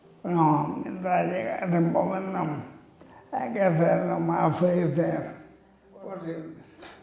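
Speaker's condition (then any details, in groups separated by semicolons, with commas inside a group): Amyotrophic lateral sclerosis (ela)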